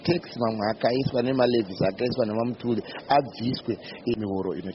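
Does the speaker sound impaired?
No.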